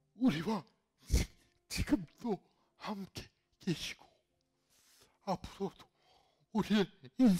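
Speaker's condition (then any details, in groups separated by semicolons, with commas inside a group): Cerebral palsy; fairly severe in childhood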